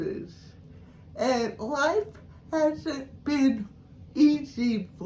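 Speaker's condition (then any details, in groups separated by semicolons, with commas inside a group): Cerebral palsy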